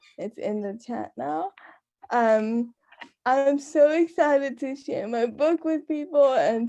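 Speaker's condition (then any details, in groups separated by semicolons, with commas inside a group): Cerebral palsy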